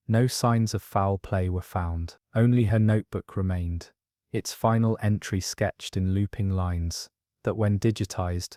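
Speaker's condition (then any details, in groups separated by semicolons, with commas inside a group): No condition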